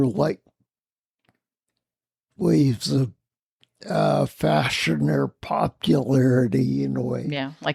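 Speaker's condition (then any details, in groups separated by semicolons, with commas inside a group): Spinocerebellar ataxia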